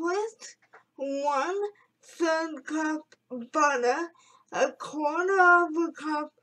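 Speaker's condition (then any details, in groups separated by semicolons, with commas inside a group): Cerebral palsy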